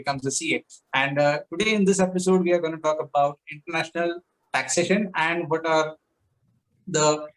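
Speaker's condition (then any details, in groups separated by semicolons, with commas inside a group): No condition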